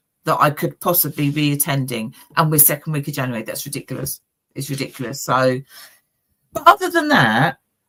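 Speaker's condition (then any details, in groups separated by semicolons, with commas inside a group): No condition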